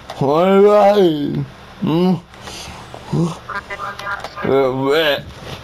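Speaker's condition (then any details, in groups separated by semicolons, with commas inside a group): Cerebral palsy; one hand affected; atypical speech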